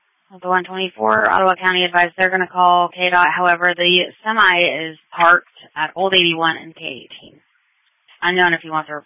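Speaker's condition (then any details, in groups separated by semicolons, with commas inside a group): No condition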